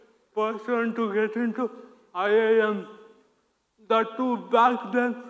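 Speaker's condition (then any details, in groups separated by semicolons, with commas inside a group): Cerebral palsy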